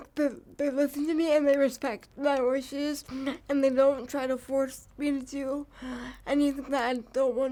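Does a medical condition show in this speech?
Yes: cerebral palsy; from birth.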